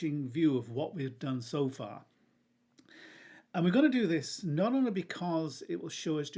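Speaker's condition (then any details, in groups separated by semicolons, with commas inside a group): No condition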